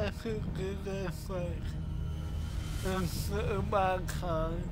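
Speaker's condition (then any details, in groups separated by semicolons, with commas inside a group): Cerebral palsy; affects voice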